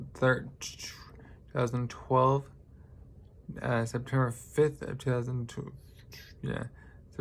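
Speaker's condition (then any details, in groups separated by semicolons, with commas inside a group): Traumatic brain injury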